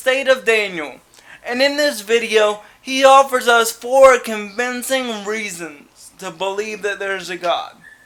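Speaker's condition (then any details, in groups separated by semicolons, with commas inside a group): Cerebral palsy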